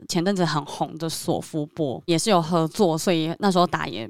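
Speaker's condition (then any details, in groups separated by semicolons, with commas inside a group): Cleft lip and palate, submucous cleft palate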